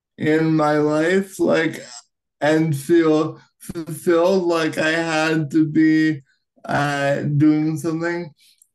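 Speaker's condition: Cerebral palsy, right-sided high tone

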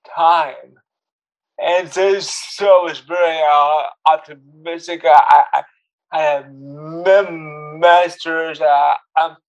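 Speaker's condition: Cerebral palsy; cerebral palsy since birth

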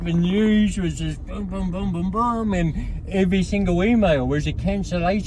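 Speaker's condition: Cerebral palsy; from birth, affects walking and speech; speech impediment, reframed by speaker as an accent

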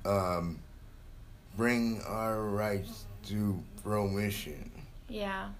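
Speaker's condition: Cerebral palsy; difficulty self-propelling manual wheelchair

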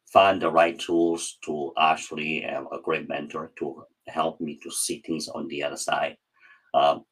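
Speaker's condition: Cleft palate; speech practiced for many hours at home over years

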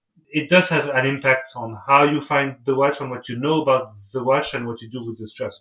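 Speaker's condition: No condition

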